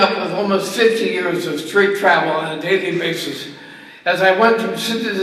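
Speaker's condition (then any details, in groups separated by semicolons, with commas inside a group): ALS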